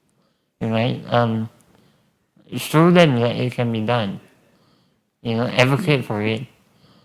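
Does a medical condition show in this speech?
Yes: spinal muscular atrophy.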